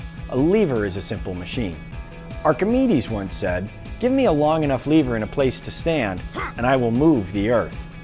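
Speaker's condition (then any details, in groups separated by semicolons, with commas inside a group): No condition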